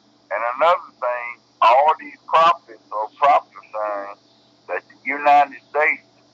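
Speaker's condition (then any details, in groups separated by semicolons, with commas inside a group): Cerebral palsy; bedbound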